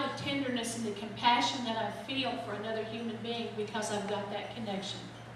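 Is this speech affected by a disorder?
No.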